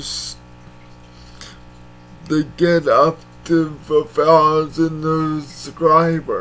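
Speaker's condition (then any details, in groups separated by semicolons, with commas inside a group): Cerebral palsy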